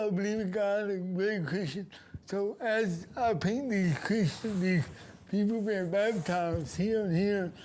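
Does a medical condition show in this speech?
Yes: cerebral palsy; present since birth.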